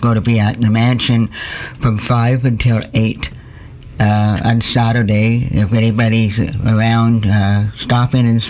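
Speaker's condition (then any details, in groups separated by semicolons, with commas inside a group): Deafness; wears hearing aids; wearing hearing aids; some speech problems, host understands fine, voice does not allow singing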